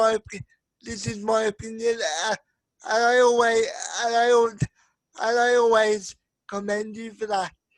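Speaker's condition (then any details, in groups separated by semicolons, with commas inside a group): Cerebral palsy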